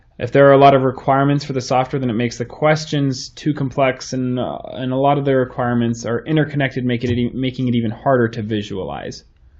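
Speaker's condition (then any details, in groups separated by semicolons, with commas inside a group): No condition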